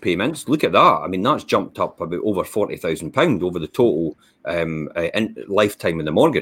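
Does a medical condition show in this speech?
No.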